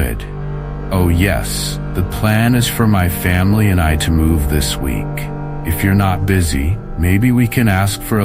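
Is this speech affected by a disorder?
No.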